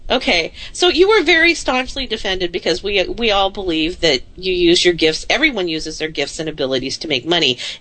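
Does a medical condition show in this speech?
No.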